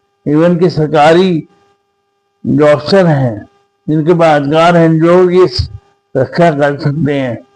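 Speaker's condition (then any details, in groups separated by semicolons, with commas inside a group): Cerebral palsy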